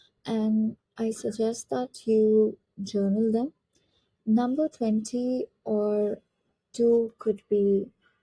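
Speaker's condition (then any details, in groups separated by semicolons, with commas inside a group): No condition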